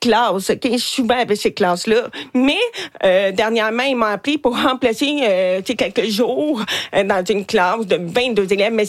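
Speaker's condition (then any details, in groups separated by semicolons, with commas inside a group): Hearing loss with cochlear implant; hard of hearing; own singing described as not very nice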